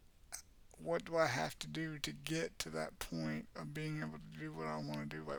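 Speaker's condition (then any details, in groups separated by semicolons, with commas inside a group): Cerebral palsy; has had speech therapy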